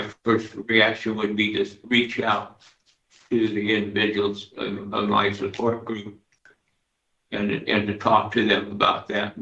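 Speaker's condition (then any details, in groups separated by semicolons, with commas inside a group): Parkinson's disease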